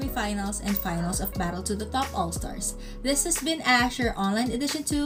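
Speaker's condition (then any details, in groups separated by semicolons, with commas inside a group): No condition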